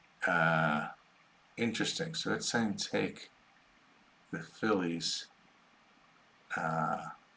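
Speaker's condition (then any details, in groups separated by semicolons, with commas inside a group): No condition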